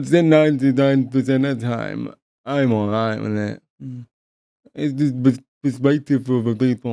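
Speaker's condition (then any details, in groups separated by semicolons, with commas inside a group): Paralysis after childhood accident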